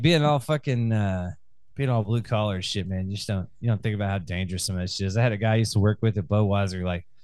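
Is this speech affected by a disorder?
No.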